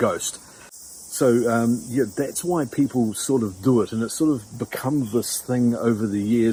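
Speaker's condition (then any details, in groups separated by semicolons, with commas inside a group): No condition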